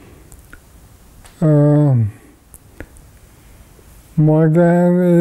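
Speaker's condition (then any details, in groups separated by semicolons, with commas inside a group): ALS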